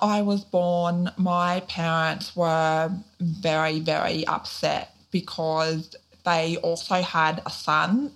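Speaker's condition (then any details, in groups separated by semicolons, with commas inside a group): Deafness, profound; born deaf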